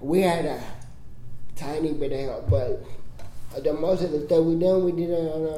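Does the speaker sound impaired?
Yes: cerebral palsy; prevents flowing speech, says a few words then staggers, teacher Duke sings main rap vocals.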